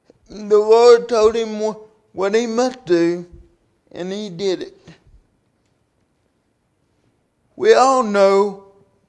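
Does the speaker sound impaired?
Yes: cerebral palsy; 37 years since onset.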